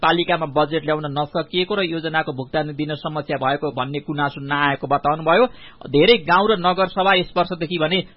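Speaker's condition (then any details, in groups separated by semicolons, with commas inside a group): No condition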